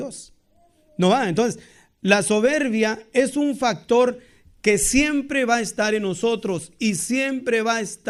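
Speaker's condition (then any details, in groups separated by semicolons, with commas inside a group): No condition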